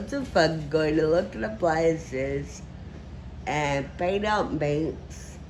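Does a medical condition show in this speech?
Yes: Friedreich ataxia, severe.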